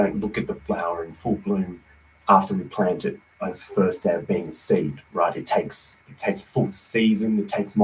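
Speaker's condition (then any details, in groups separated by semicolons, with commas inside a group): No condition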